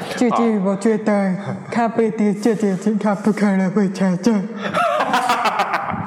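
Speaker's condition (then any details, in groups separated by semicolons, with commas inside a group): Hearing impairment; wears hearing aid, hears car horns and ambulance sirens with hearing aid; converses orally with host without interpreter; speech not very clear, others may not understand her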